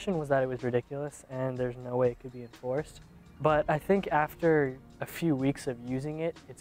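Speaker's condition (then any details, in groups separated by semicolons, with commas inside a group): No condition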